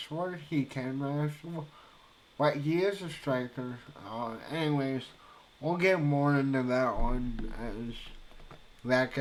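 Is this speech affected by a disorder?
Yes: cerebral palsy.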